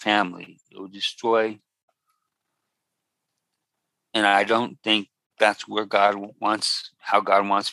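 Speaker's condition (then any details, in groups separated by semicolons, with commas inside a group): Expressive aphasia; caused by second stroke, left-side paralysis and unable to talk at onset, 21 days at Kaiser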